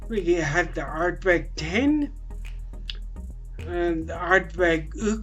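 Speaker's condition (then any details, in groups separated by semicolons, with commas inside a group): Traumatic brain injury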